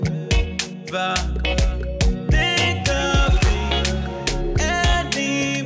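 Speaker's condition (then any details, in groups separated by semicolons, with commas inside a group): No condition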